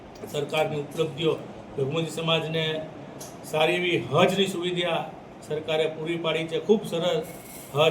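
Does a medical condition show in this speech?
No.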